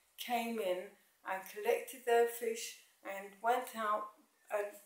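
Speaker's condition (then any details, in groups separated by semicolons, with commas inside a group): MND, mild; speech slightly affected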